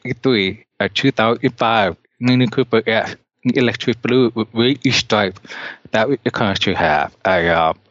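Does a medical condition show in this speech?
Yes: deafness; cannot hear well, compensates by focusing visually on surroundings.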